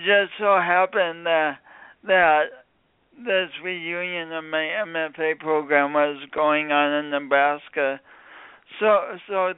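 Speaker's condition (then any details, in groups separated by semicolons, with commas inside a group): Speech impediment from birth injury; not a Midwestern accent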